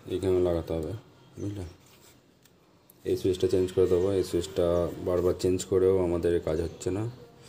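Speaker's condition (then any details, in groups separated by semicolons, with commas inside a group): No condition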